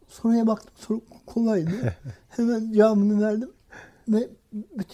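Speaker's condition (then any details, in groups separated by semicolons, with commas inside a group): Cerebral palsy; school speech difficulty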